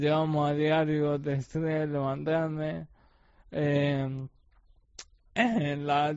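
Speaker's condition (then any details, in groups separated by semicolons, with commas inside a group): ALS; facial and mouth muscles affected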